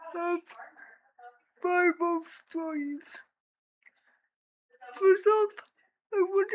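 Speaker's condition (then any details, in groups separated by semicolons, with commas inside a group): Cerebral palsy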